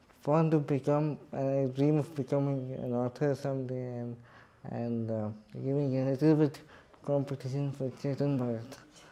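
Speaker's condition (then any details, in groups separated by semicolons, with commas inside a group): Cerebral palsy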